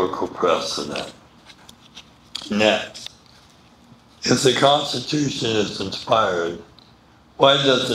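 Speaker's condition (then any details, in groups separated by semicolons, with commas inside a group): Medical condition affecting speech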